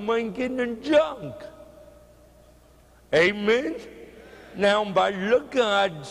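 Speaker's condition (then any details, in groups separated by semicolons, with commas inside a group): Cerebral palsy; speech hard to understand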